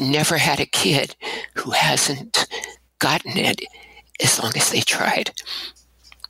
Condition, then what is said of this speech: Spasmodic dysphonia. And what happened was after the surgery, I had this really significant vocal tremor, which wasn't there